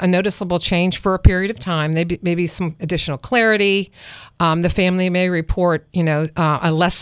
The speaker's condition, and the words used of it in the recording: No condition.